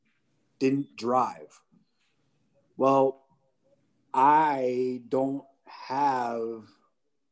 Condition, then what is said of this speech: Aphasia. I'm like, no, this is where I live, not the other. And so, like, that's, I thought I said DeCoverly, but obviously I didn't.